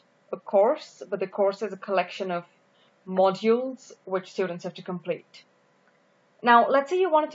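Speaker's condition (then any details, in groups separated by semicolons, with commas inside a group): No condition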